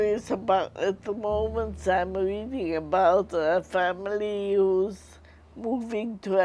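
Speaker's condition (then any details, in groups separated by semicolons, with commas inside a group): Multiple sclerosis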